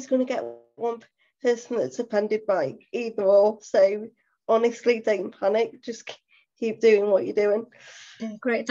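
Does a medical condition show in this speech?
Yes: cerebral palsy; full-time wheelchair user.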